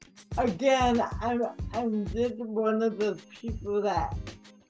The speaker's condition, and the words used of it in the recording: Cerebral palsy. So the result of that was, at the age of 2, I was diagnosed with cerebral palsy, which mildly affects my speaking gait.